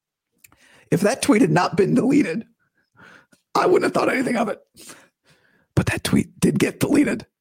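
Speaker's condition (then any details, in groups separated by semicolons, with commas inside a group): Vocal cord surgery recovery; not yet back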